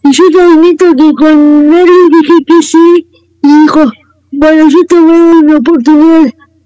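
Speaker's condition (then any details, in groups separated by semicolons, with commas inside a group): Cerebral palsy; no seizures, no medication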